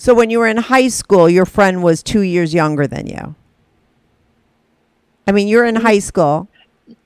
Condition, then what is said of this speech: No condition.